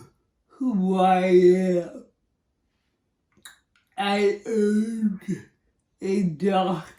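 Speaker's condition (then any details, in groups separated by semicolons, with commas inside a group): Cerebral palsy; speech impairment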